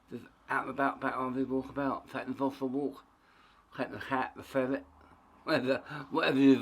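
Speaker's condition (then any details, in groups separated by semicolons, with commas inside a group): Tongue cancer; half tongue removed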